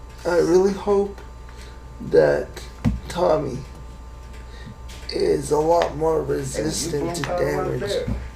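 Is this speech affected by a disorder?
Yes: cerebral palsy.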